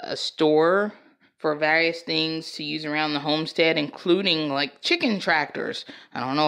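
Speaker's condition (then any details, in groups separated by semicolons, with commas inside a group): No condition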